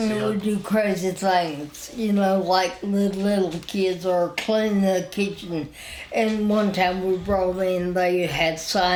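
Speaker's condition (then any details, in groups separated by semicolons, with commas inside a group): Spinal ataxia; wheelchair user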